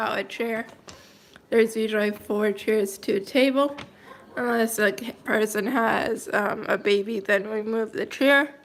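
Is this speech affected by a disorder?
Yes: cerebral palsy, mild.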